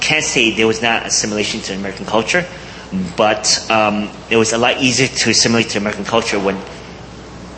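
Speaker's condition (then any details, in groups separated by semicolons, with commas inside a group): Cleft palate; congenital cleft palate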